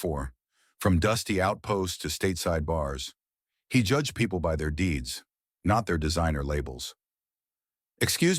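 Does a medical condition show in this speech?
No.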